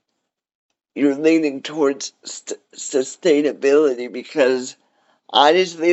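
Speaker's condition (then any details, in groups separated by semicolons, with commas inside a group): Cerebral palsy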